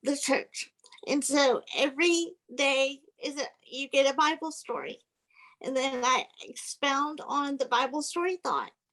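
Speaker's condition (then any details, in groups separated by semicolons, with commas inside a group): Cerebral palsy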